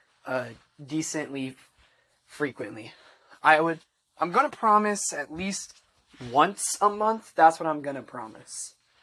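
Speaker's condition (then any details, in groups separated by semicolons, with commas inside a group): No condition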